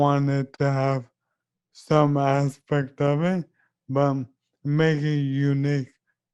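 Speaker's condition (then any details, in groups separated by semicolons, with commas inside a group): ALS; leg onset, speech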